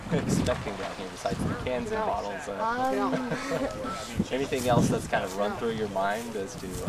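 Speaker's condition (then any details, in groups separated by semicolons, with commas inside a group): No condition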